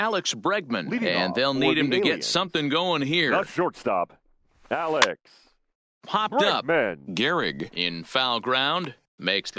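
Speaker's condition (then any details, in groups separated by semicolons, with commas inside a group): No condition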